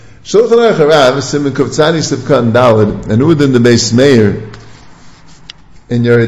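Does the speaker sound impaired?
No.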